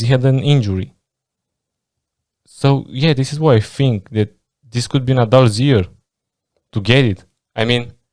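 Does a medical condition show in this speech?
No.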